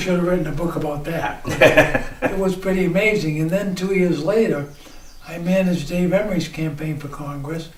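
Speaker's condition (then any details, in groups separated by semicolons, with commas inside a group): ALS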